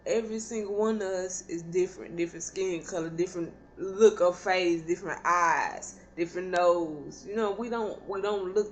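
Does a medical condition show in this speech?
Yes: cerebral palsy; not paralyzed, can stand.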